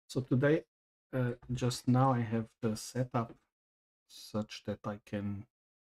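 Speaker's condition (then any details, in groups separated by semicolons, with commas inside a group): No condition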